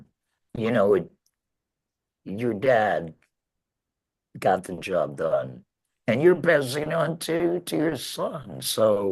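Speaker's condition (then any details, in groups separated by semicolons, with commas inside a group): Laryngectomy; 11 years since surgery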